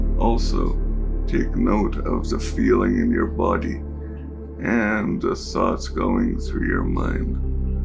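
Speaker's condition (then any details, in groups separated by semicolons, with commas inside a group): Cerebral palsy; diagnosed at birth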